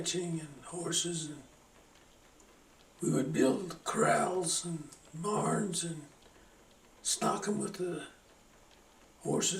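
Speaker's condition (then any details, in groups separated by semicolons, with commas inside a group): Parkinson's; slowing down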